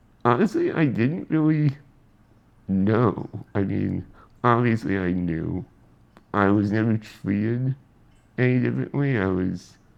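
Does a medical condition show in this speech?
Yes: spinal muscular atrophy.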